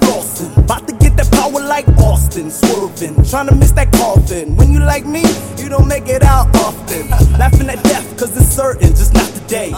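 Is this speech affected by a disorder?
No.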